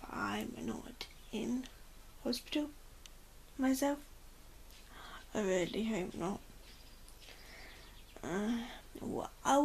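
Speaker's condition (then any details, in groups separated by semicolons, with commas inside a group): Cerebral palsy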